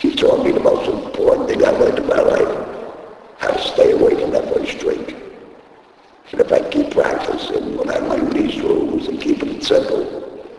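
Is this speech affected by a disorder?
Yes: laryngectomy; voice box removed by operation, voice first lost at racetrack.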